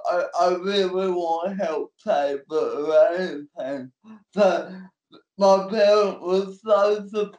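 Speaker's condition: Cerebral palsy; cerebral palsy since birth

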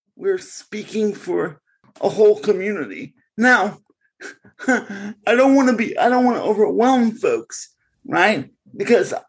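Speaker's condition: Cerebral palsy; born in Bridgeport

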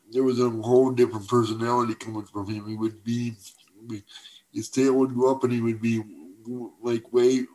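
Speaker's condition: Cerebral palsy; cerebral palsy from birth

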